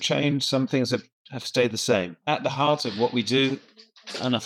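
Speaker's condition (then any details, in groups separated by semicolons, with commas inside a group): No condition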